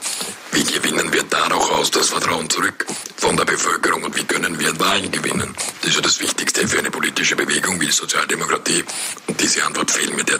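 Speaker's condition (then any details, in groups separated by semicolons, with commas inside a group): Voice prosthesis; newly fitted voice prosthesis, in use at ORF summer interview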